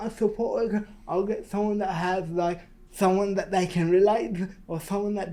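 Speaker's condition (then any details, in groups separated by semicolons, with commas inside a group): Cerebral palsy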